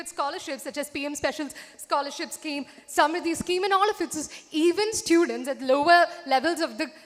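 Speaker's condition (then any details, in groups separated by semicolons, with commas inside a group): No condition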